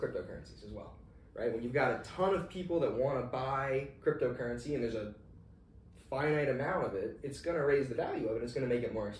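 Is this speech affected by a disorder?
No.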